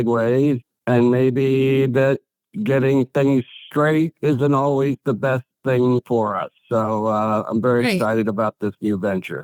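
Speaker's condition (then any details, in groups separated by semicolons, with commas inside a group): ALS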